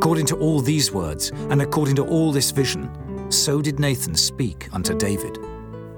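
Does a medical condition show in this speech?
No.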